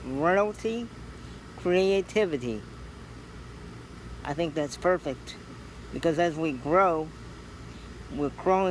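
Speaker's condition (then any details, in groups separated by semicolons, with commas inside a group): Cerebral palsy; scoliosis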